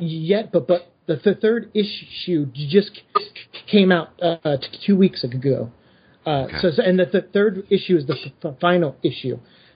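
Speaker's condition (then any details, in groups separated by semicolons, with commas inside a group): Stutter; apologized for so listeners not think of audio issues; repeated sounds, repeated words, prolonged sounds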